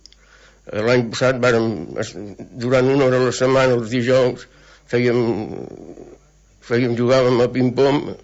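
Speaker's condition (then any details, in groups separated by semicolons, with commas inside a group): Parkinson's disease; diagnosed about 12 years ago, dopamine loss affecting motor function; weekly supervised table tennis program, Cert Tenis Taula with Àrea Bàsica de Salut de l'Escala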